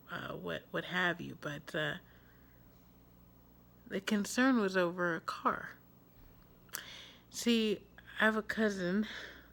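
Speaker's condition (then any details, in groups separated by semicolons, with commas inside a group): Cerebral palsy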